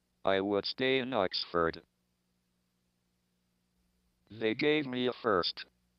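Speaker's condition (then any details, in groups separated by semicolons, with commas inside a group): ALS, speech-generating device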